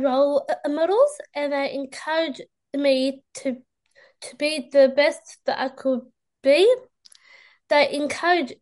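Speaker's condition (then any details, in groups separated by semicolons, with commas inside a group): Down syndrome; age 26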